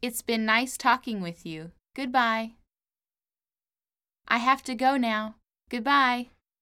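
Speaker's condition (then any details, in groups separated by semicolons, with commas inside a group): No condition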